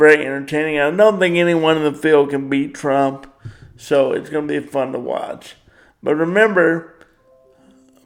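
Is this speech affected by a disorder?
Yes: cerebral palsy; power wheelchair.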